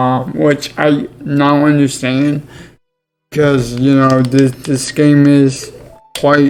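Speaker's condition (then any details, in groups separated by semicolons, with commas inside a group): Cerebral palsy; affects legs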